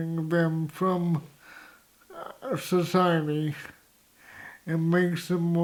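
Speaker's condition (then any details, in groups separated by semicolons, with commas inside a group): Cerebral palsy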